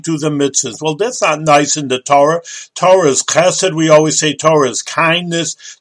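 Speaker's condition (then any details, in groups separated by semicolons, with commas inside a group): No condition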